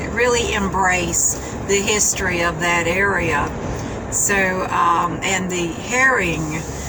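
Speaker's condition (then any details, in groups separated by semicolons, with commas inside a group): No condition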